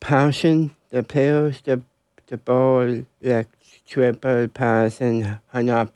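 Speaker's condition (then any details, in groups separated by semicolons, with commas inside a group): Down syndrome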